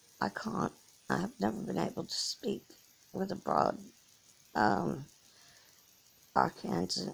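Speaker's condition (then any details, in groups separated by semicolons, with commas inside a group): Cerebral palsy; from birth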